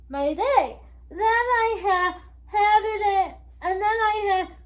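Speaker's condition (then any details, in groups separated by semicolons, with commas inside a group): Cerebral palsy, spastic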